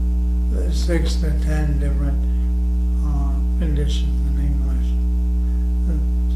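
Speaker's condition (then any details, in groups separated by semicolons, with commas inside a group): ALS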